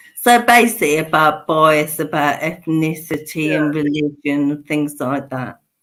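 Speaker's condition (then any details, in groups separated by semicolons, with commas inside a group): Motor neurone disease; bulbar onset, mouth, speech and swallowing, feeding tube; slowly progressing, still mobile, very tired; voice most affected, no vocal power, swallowing and eating affected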